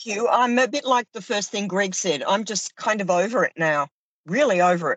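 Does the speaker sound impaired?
No.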